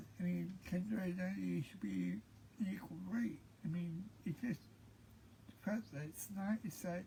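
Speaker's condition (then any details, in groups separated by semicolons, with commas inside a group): Cerebral palsy; present since birth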